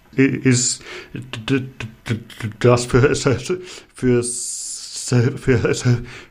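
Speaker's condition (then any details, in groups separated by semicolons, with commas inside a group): Stuttering; developmental, lifelong, possibly inherited, father stuttered, brother fluent, logopedic speech therapy, constant since second grade; strong stuttering, stronger than interviewee's ten-year-old son's, syllable and word repetitions, frequent filler interjections; repeated sounds, repeated words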